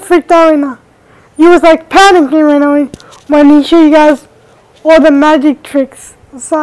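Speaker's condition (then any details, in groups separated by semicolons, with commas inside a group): Cerebral palsy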